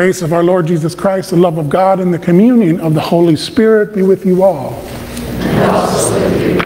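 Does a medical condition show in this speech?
No.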